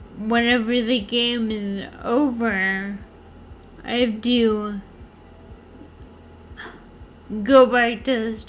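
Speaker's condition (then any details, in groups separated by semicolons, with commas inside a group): Friedreich's ataxia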